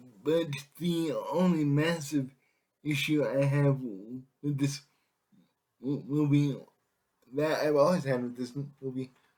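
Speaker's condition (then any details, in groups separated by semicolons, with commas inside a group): Cerebral palsy; affects all muscles; able to speak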